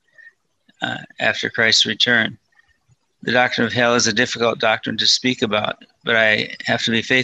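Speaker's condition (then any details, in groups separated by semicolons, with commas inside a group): Parkinson's disease, mild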